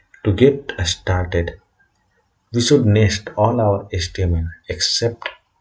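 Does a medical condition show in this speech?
No.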